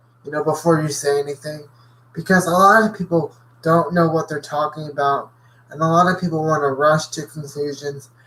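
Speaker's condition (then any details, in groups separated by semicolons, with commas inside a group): Cerebral palsy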